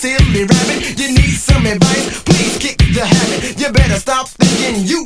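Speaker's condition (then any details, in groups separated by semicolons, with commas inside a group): No condition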